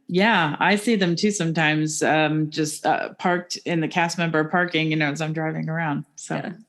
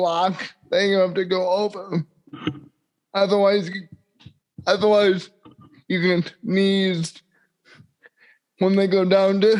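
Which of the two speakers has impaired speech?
The second: cerebral palsy.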